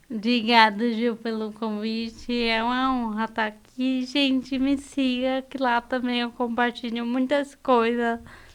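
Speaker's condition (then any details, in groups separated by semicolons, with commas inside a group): Cerebral palsy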